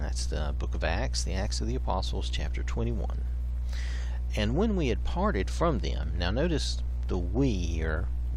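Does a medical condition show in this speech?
No.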